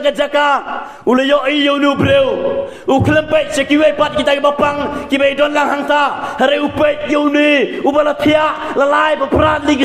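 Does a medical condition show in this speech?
No.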